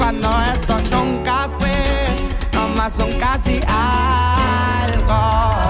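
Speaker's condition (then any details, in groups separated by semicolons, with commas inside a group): No condition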